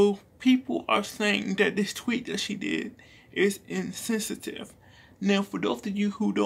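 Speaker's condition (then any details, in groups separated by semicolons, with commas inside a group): Cerebral palsy; speech is not the best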